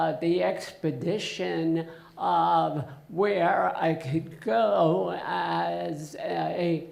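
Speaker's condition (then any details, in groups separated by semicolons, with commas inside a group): Essential tremor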